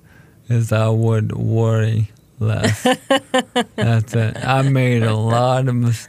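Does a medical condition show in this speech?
Yes: ALS; diagnosed almost 4 years ago.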